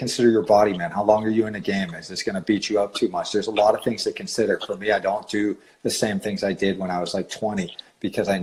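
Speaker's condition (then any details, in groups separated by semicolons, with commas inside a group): No condition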